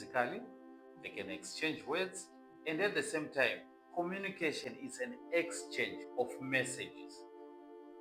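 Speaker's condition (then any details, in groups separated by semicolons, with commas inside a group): No condition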